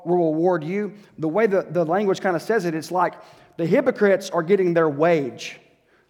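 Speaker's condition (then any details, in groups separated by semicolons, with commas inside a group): No condition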